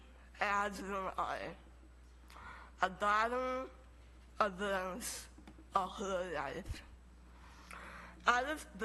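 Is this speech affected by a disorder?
Yes: Moebius syndrome.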